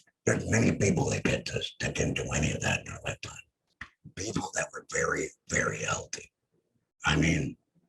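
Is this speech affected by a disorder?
Yes: head and neck cancer; voice lost.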